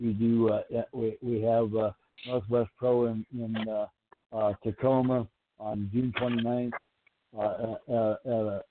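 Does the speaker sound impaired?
Yes: stuttering; stuttering runs in family; doubts could get through giving a seminar due to stuttering background; here repeated sounds, repeated words.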